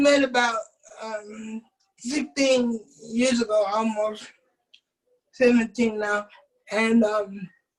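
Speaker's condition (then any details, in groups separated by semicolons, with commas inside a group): Cerebral palsy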